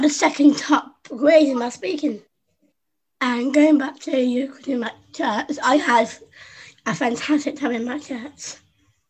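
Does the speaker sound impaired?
Yes: Down syndrome; present from birth, infant heart failure, heart surgery, pneumonia, stopped breathing, resuscitated, chest problems; learned to speak by copying younger sister Susie, second top grade and b in French speaking.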